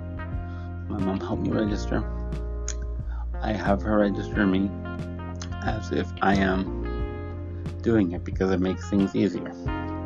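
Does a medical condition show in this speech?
Yes: cerebral palsy; multiple childhood bone surgeries in the 70s, pre-op sedatives, codeine shots after surgery.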